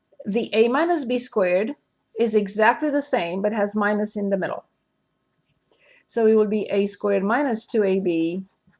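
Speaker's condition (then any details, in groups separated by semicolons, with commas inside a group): No condition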